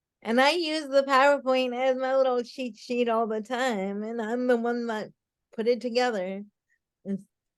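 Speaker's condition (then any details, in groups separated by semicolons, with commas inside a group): Cerebral palsy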